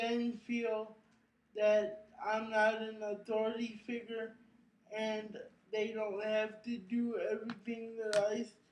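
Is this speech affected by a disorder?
Yes: cerebral palsy; brain injury.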